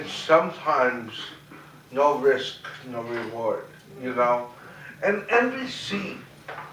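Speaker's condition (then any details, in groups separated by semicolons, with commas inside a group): Cerebral palsy, mild; mainly affects speech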